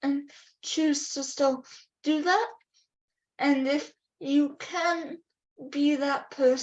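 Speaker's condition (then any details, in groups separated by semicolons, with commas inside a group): Cerebral palsy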